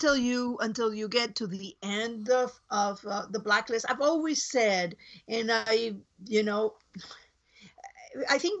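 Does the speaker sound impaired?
No.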